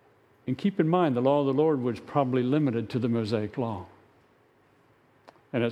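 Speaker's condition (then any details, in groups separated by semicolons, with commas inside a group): No condition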